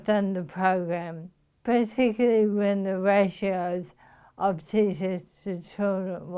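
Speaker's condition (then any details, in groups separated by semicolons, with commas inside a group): Motor neuron disease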